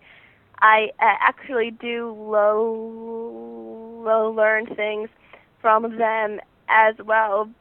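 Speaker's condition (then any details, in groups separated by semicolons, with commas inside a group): Stuttering; stuttering since beginning to talk, speech therapy with own speech therapist; about 18, starting college, therapy every two weeks, summer three-session intensive, Friends National Association; needs extra time to speak, letters to teachers, friends avoid filling in words; repeated sounds, prolonged sounds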